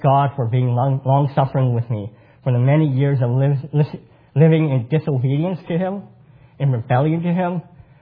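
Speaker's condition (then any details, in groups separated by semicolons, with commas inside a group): Cleft palate; congenital cleft palate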